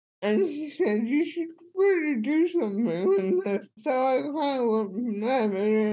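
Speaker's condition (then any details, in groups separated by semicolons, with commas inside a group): Cerebral palsy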